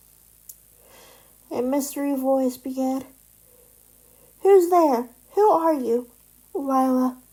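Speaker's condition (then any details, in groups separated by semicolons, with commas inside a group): Cerebral palsy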